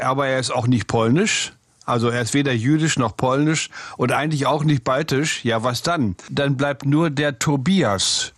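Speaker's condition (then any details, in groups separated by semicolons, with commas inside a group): No condition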